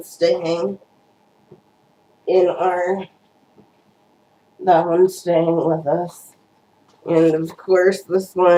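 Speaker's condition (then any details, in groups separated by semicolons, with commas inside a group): Cerebral palsy; first word not said quite right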